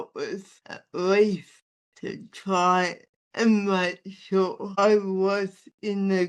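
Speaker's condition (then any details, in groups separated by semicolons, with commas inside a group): Athetoid spastic cerebral palsy; athetoid spastic type, involuntary movement throughout body, mainly arms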